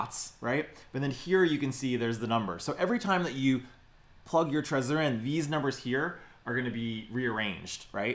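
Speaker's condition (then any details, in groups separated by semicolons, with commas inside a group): No condition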